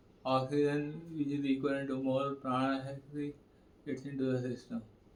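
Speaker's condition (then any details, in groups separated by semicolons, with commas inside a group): Parkinson's; left side rigidity; over 5 years since diagnosis, slightly improved movement; speech deteriorating, chewing difficult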